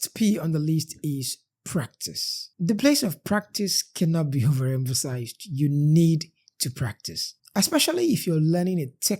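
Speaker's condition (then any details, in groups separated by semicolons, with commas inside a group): No condition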